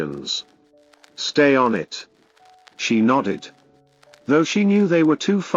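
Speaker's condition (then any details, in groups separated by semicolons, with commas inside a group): No condition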